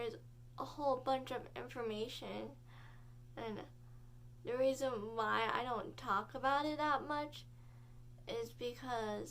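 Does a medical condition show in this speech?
Yes: cerebral palsy.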